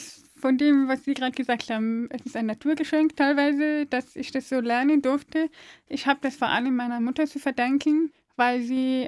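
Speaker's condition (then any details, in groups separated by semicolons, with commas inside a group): Deafness; deaf since birth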